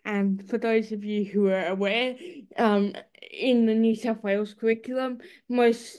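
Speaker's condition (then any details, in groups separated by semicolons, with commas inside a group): Cerebral palsy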